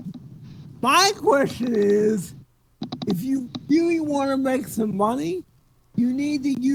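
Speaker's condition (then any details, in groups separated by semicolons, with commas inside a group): Cerebral palsy; speech sounds drunk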